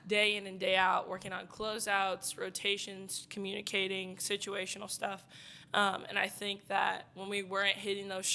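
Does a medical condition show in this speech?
No.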